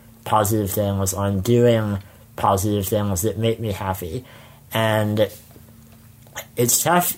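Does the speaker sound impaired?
Yes: spinal muscular atrophy; congenital, muscles waste away with age, wheelchair for most of life; jaw tires with prolonged speaking.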